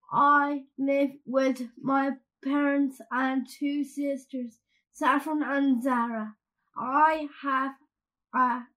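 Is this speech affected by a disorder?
Yes: Down syndrome; extra copy of chromosome 21, present from birth; age 12, attends special school, St. Augustine's.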